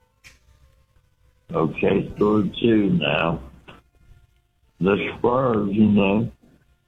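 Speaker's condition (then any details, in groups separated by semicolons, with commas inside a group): Speech impediment; cause unclear, stabbed by girlfriend and hit on head with ashtray years ago; usually hard to understand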